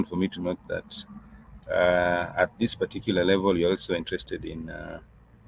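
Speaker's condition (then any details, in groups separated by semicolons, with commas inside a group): No condition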